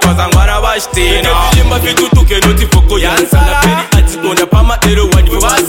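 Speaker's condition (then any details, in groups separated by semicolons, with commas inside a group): No condition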